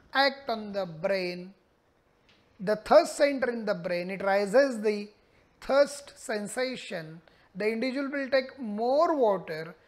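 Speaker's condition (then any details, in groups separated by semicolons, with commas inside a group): No condition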